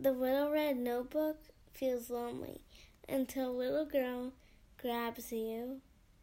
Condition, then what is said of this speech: Cerebral palsy. Like, it's kind of hard to, like, say what I want them to sound like out loud.